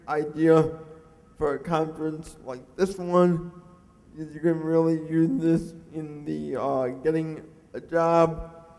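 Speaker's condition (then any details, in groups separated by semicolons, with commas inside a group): Cerebral palsy; mixed quadriplegic type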